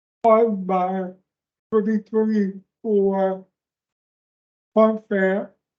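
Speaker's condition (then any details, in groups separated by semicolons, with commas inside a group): Speech impairment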